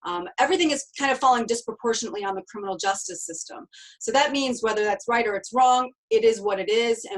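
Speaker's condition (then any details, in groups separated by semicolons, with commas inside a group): No condition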